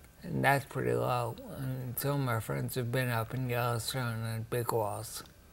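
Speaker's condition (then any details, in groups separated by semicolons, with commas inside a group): Ataxia; rare, progressive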